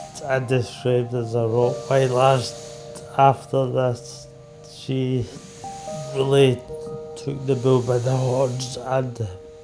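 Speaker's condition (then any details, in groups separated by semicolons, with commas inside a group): Motor neurone disease; tracheostomy after breathing deterioration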